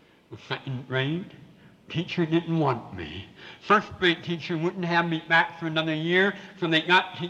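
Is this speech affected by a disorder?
Yes: severe cleft palate with lisp; still speaks with a lisp, hard to understand, could not speak clearly for first 17 years.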